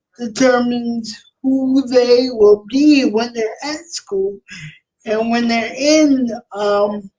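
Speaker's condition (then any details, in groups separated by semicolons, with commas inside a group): Cerebral palsy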